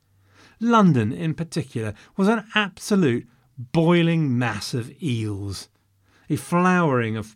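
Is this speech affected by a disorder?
No.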